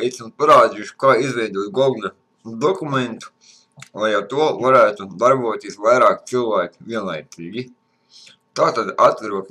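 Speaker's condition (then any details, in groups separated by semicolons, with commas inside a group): Cerebral palsy; since birth; speech not very clear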